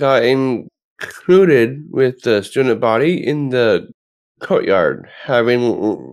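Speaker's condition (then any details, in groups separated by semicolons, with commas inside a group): Down syndrome; present from birth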